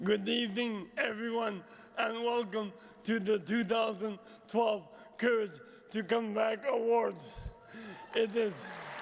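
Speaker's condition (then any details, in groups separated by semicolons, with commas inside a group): Traumatic brain injury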